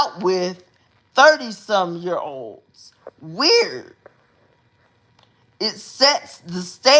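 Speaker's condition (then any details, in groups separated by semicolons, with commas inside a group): Cerebral palsy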